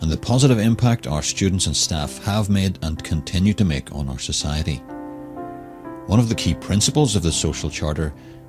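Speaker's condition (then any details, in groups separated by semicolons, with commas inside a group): No condition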